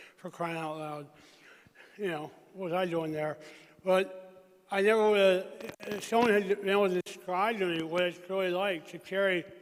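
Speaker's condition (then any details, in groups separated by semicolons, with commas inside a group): Traumatic brain injury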